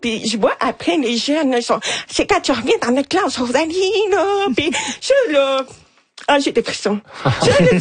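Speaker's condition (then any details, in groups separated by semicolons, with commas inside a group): Hard of hearing; hard to tell who is speaking in a group; substitute teaching, asks class to raise hands, write, point or show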